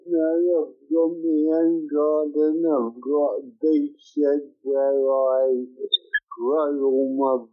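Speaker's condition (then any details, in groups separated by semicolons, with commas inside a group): Cerebral palsy; from birth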